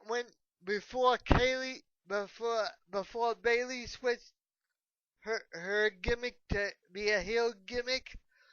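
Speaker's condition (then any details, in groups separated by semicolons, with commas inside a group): Cerebral palsy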